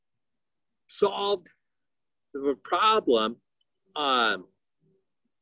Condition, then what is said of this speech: Aphasia. And uh, half the words of my mouth uh, to last conversation, future conversation.